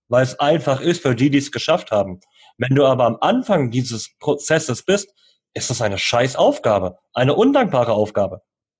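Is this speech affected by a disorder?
Yes: cleft lip and palate; congenital cleft lip, jaw and palate, Bundeswehr cited inability to eat army food; learned to speak through speech therapy until age nine.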